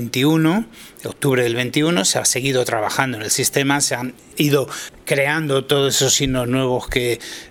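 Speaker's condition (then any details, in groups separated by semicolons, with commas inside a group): No condition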